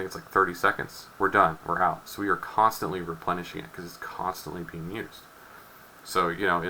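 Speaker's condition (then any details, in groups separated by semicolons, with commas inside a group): No condition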